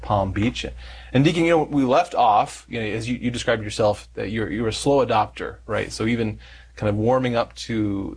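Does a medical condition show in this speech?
No.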